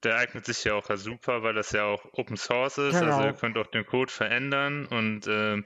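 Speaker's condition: No condition

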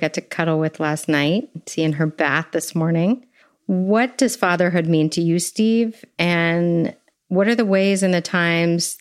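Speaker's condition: No condition

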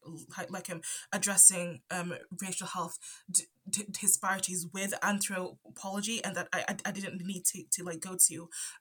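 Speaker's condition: Stutter; onset around age 5 after move from Zambia to UK, none before per parents, cause unknown; stutters here and there, stutter affects talking, often stays quiet to avoid stuttering; repeated sounds, repeated words

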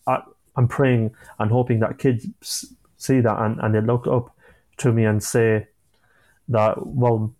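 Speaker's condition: Stammering; stammer since childhood, early NHS speech and language therapy in group with others who stammer, told could never speak fluently; not a fluent speaker, openly admits stammer; repeated words, blocks

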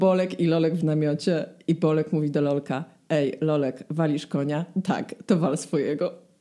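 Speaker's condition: No condition

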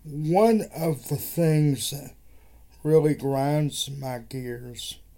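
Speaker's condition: Cerebral palsy; wheelchair user

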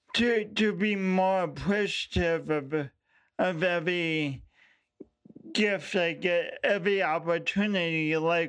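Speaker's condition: Speech impediment; since childhood, affects voice and coordination, unique walk; impediment noticeable on first meeting but words formed, intelligible

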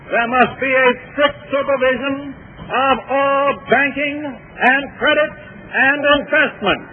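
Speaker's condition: No condition

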